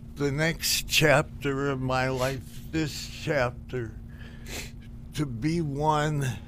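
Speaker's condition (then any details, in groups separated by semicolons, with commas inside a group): Parkinson's disease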